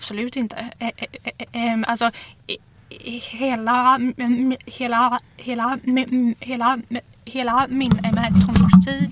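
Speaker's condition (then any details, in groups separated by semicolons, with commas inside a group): Stuttering; since childhood, hid stutter through teens, accepted only a few years ago, met other stutterers at 20 via Stamningsförbundet; openly stutters, stays in blocks until words come out; whole-word and part-word repetitions, blocks held through rather than avoided, sometimes exaggerates stutter; repeated words, prolonged sounds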